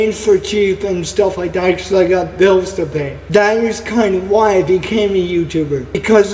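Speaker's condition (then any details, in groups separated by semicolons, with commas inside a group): Cerebral palsy; only one hand usable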